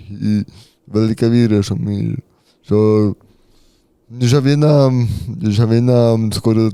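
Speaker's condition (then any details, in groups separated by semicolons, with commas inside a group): Cerebral palsy; affects movement and walking, muscle surgery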